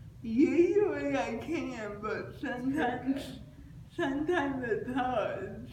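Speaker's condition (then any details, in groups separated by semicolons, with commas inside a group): Cerebral palsy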